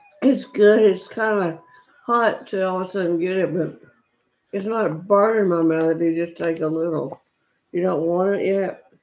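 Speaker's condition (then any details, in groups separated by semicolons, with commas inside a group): Cerebral palsy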